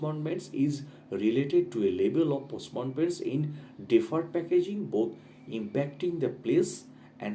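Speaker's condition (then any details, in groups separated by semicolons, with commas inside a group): No condition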